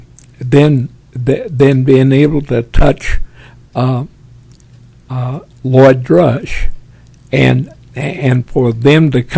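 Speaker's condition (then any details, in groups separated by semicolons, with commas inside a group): Parkinson's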